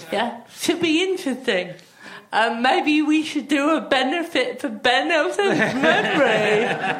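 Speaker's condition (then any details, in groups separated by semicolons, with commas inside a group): Athetoid cerebral palsy; with myotonia and ataxia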